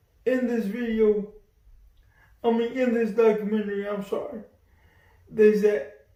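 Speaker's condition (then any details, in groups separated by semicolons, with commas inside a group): Cerebral palsy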